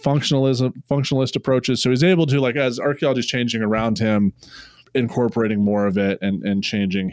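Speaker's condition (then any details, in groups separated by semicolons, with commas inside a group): No condition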